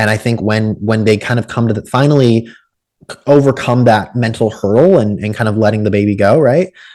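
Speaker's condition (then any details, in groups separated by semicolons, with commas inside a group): No condition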